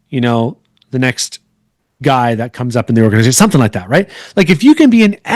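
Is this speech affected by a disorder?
No.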